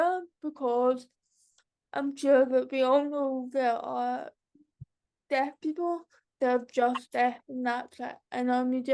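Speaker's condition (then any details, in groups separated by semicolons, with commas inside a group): Cerebral palsy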